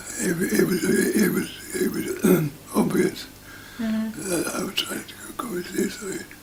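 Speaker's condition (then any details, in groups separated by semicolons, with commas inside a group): Parkinson's disease; reduced volume, slow responses, constant dribbling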